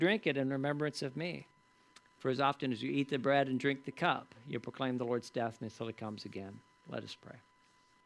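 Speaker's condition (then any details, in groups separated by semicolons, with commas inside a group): No condition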